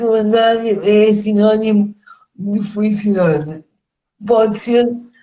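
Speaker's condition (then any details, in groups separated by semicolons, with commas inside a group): Cerebral palsy; speech affected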